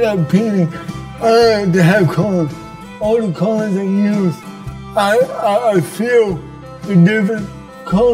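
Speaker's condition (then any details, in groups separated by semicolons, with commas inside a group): Cerebral palsy; from birth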